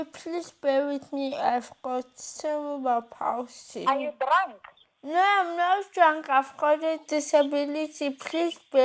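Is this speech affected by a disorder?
Yes: cerebral palsy; from birth; hard to understand, speech mistaken for drunk.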